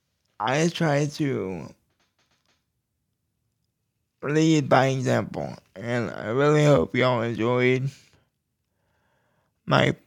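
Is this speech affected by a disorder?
Yes: cerebral palsy; low voice.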